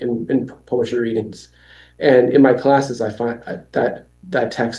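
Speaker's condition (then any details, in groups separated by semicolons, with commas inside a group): Stuttering, blocks; long experienced as invasive, paralytic; mostly blocks, felt as invasive and paralytic; repeated words, prolonged sounds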